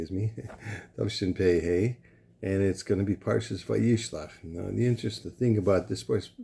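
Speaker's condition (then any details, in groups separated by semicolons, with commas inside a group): No condition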